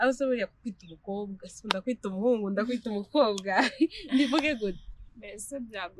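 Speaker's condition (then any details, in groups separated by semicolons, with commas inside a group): No condition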